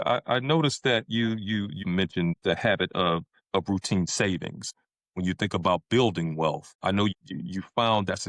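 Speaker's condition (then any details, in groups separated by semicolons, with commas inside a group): No condition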